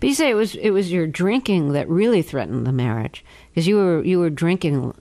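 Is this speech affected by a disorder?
No.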